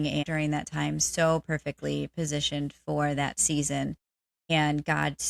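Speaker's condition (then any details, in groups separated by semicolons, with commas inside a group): No condition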